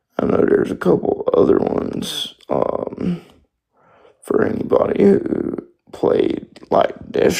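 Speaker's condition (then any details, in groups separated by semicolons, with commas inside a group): Spastic quadriplegic cerebral palsy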